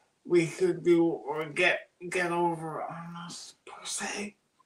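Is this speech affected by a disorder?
Yes: cerebral palsy; oxygen loss at birth.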